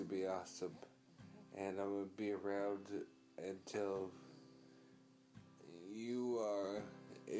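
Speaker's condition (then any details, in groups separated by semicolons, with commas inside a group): ALS; about a decade since diagnosis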